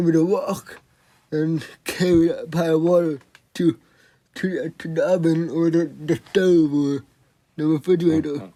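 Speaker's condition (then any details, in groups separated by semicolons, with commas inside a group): Cerebral palsy; motor disability affecting body control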